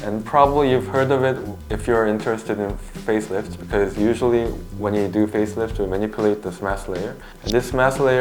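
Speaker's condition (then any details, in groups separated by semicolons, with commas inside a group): No condition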